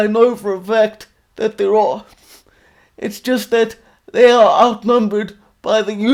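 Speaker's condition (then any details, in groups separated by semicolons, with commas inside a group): Quadriplegic cerebral palsy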